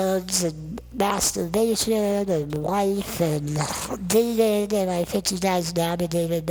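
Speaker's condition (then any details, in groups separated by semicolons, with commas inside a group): Non-progressive muscular dystrophy; age 45, ventilator 24/7 since age 11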